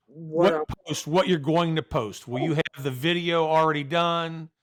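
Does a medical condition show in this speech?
No.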